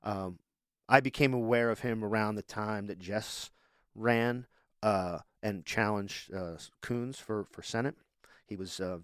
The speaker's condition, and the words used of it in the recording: None; typical speech.